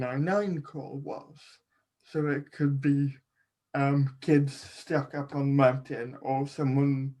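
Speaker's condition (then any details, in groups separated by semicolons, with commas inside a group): Cerebral palsy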